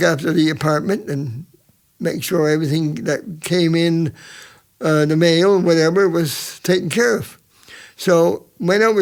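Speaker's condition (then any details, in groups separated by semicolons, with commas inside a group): Cerebral palsy; present from birth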